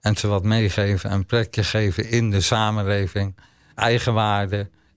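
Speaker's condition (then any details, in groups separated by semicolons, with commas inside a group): ALS; ALS diagnosed 2021 in Zwolle hospital, began with muscle twitching during corona, 20 kg muscle lost in 1.5 years; tires quickly, struggles shaving, brushing teeth, depends on others, climbing Mont Ventoux on adapted electric bike; talks less after recent days of exertion, speaking costs energy, still easy to understand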